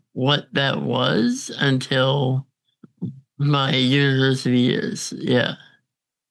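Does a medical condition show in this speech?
Yes: congenital muscular dystrophy; diagnosed at 6 months, chronically physically disabled.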